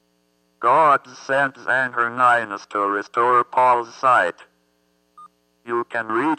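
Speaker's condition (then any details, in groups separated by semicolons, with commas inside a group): Athetoid cerebral palsy; constant muscle movement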